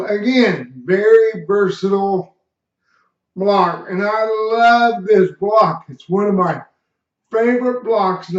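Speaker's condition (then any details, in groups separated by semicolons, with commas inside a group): Cerebral palsy; slight speech impediment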